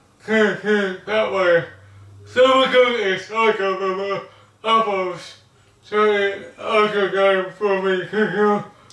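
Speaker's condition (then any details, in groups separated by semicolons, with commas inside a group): Cerebral palsy; speech disability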